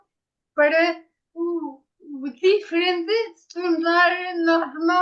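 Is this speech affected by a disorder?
Yes: ataxia after brain injury.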